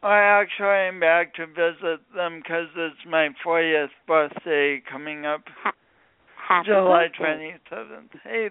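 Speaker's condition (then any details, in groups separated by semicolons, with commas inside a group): Speech impediment from birth injury; since birth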